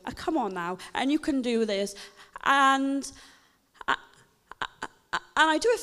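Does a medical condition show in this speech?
Yes: stammer; childhood-onset stammer identified at school, speech therapy for many years until about age 13, unhelpful; stutters at times in everyday conversation; here blocks.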